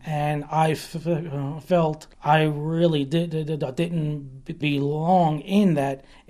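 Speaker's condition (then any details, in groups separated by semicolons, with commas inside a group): Stuttering; stuttering since junior high or earlier, school group therapy, Birmingham self-help group, therapist Deborah Boswell; repeated sounds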